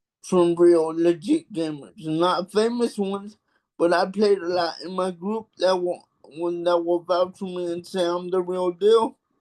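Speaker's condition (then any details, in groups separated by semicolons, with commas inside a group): Cerebral palsy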